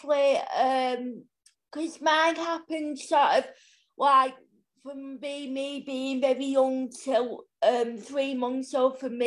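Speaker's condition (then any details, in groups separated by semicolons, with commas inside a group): Cerebral palsy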